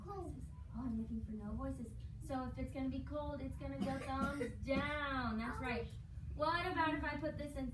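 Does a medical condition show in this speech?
No.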